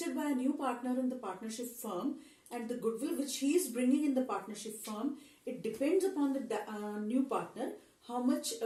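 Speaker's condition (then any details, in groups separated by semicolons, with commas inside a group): No condition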